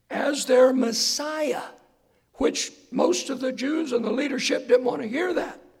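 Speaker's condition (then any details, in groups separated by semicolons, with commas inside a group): Hoarseness after vocal cord surgery; straight lines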